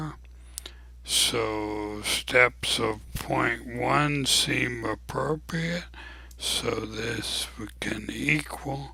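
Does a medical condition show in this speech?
Yes: ALS; abnormally slow voice.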